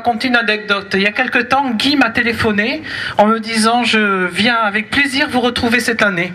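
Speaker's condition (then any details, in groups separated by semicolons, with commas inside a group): No condition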